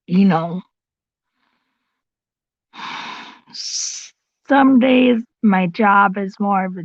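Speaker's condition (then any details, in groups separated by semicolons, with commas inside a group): Cerebral palsy; since birth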